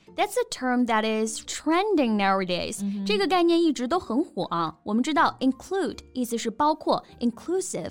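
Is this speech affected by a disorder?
No.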